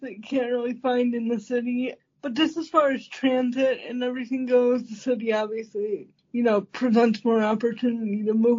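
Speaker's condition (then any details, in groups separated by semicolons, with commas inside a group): Cerebral palsy; congenital, manual wheelchair most of early life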